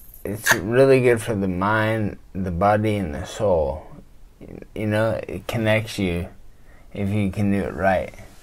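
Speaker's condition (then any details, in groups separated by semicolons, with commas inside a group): Traumatic brain injury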